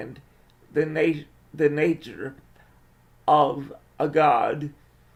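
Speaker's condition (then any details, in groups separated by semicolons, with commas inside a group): Cerebral palsy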